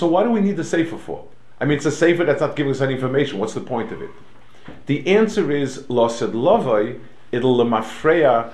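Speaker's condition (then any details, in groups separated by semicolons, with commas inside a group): No condition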